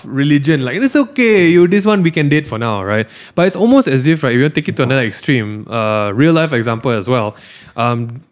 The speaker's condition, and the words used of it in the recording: None; typical speech.